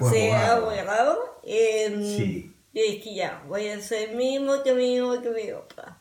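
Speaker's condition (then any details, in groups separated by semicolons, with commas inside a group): Cerebral palsy; affects muscles and walking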